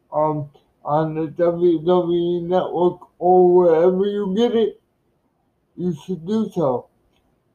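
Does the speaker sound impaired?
Yes: cerebral palsy.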